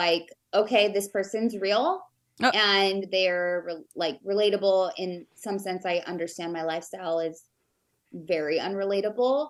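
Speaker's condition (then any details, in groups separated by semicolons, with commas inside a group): No condition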